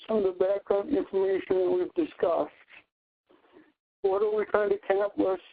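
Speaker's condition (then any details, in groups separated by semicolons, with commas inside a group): Cerebral palsy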